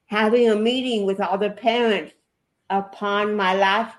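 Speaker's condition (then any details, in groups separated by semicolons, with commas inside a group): Cerebral palsy; affects body movements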